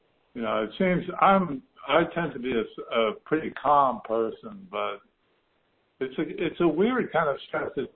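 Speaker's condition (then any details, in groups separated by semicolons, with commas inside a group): Parkinson's disease; stem cell infusions in houston, infusions finished, assessment due in september; physical therapy, in-person Parkinson's discussion groups found helpful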